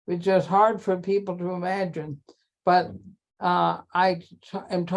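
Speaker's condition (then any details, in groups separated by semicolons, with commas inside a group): ALS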